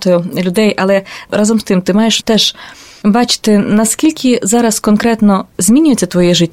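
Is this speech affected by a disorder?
No.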